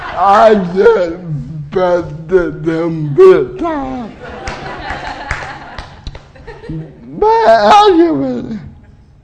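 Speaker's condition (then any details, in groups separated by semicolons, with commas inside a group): Cerebral palsy; uses wheelchair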